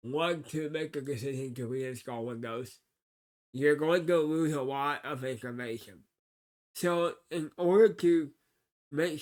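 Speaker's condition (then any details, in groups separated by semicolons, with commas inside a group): Cerebral palsy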